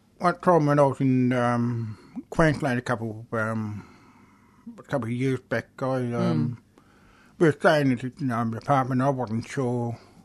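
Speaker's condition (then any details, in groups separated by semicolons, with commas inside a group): Deafness; struggles when people talk quickly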